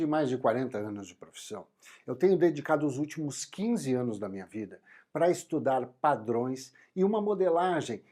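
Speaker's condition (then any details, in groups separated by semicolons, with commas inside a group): No condition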